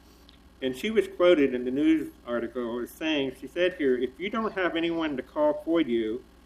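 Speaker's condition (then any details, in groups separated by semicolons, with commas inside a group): Deafblind; legally blind and legally deaf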